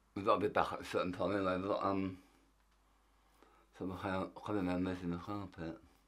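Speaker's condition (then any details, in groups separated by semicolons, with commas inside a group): Tongue cancer; half tongue removed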